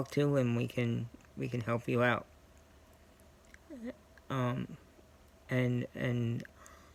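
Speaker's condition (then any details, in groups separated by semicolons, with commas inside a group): Cerebral palsy; scoliosis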